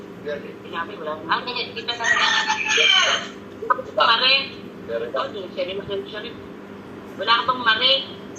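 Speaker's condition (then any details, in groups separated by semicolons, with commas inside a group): No condition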